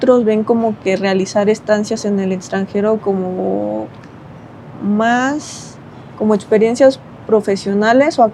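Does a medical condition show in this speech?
No.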